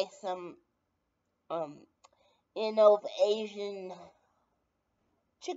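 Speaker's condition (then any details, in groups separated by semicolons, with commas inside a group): Brain injury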